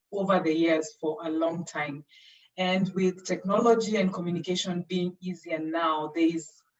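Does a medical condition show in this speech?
No.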